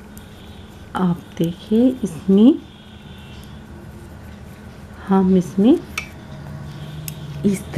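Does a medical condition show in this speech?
No.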